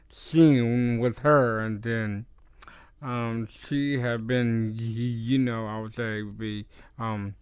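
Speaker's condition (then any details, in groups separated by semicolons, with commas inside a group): Down syndrome; known before age three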